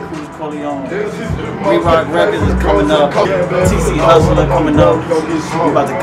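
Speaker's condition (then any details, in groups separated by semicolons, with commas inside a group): No condition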